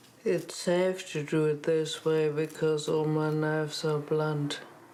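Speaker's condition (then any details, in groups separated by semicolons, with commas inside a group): Traumatic brain injury, severe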